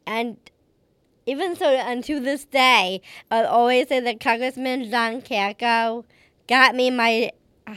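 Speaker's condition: Down syndrome; age 31

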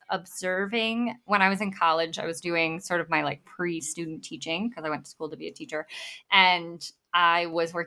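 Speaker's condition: Bilateral cleft lip and palate; congenital

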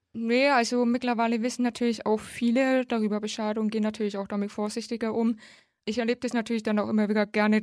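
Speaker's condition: Hard of hearing since birth, congenital, cochlear implant, severe

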